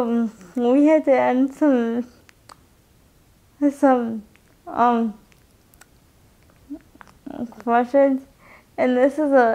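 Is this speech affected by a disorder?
Yes: cerebral palsy, spastic quadriplegic.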